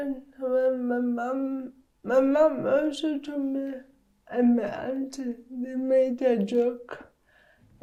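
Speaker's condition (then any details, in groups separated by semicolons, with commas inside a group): Cerebral palsy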